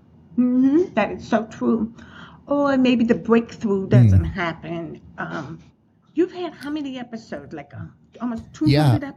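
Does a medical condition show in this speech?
Yes: profound deafness, acquired, profound; progressive hereditary hearing loss, born hearing, hard of hearing childhood, profoundly deaf teen after water-skiing fall; uses captioning device, relies on lip reading, no usable residual hearing.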